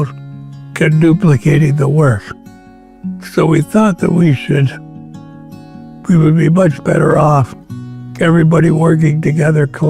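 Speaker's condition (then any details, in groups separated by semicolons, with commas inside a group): ALS; onset with twitching, three years to confirm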